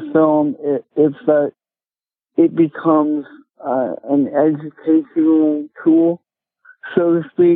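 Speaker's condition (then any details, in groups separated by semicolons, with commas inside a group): Cerebral palsy; speech affected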